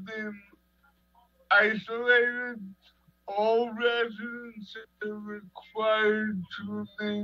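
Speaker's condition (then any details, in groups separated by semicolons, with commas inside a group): Cerebral palsy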